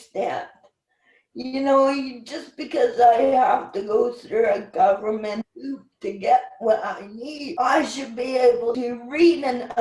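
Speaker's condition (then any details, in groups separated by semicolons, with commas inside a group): Cerebral palsy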